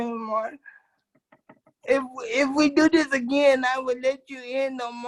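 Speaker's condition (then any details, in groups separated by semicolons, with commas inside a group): Cerebral palsy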